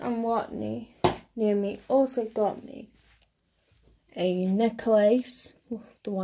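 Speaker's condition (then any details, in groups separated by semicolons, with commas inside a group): No condition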